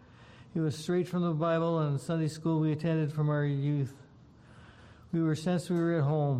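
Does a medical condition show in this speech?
Yes: Parkinson's disease; damaged brain area no longer produces dopamine, memory and balance difficulties.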